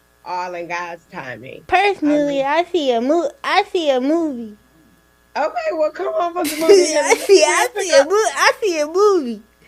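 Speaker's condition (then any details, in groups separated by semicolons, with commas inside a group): Cerebral palsy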